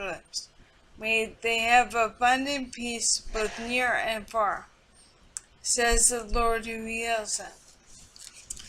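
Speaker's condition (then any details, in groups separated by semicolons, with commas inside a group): Multiple sclerosis; speech affected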